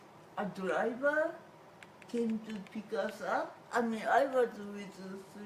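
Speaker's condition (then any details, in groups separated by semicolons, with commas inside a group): Cerebral palsy; whole body affected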